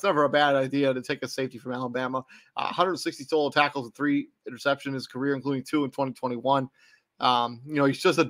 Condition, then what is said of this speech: No condition.